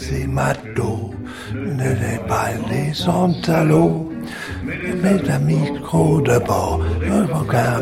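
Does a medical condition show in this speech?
Yes: stroke with aphasia; stroke at 49 at Mayan site in Yucatan, Mexico, after headaches, sudden collapse, unconscious; about 2 years 4 months after stroke, slow progress, song-based speech therapy with therapist Juliette; halting, needs time, repeats phrases after helper, understood well only by few people, worse with fear.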